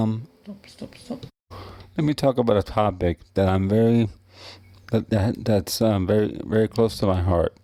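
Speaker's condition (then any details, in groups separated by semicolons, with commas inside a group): Cerebral palsy; wheelchair user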